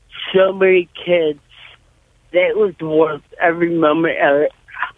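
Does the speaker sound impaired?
Yes: cerebral palsy, severe.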